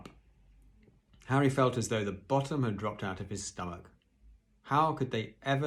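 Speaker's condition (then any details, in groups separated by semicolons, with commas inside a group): No condition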